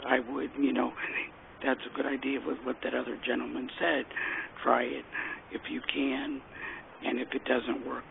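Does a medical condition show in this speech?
Yes: cerebral palsy.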